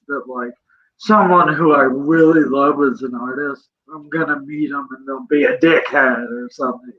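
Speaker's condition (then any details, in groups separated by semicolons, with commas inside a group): Cerebral palsy; present from birth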